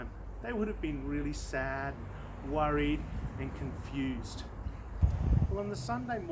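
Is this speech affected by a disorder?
No.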